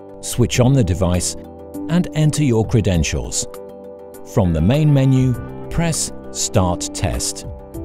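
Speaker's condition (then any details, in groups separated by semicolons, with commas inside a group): No condition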